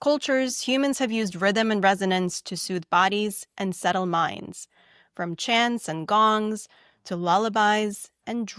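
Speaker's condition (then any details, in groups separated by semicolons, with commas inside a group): No condition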